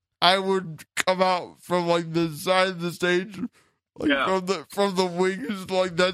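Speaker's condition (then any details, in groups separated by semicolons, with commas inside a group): Cerebral palsy; since childhood, wheelchair user, chair lifted onto stage by four men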